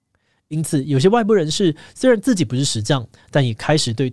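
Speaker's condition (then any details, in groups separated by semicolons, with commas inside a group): No condition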